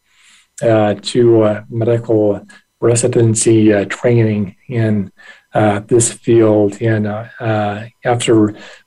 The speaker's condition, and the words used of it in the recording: Aphasia. Aphasia is a speech and language deficit, and so obviously I still struggle a little with